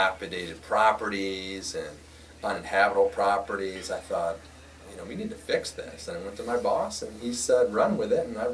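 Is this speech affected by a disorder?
No.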